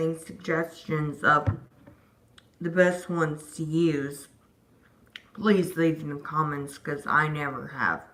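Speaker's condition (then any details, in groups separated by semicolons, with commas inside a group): Disability causing slurred speech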